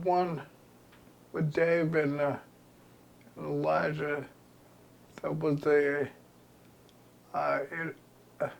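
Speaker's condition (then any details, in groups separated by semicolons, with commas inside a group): ALS; progressive terminal illness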